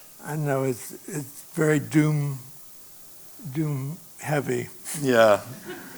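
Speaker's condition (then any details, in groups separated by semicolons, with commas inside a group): Parkinson's disease; reduced nimbleness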